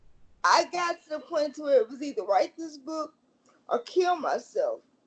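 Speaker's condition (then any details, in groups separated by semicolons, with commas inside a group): Cerebral palsy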